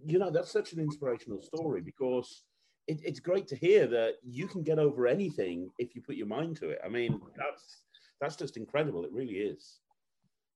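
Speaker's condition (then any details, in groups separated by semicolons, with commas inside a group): No condition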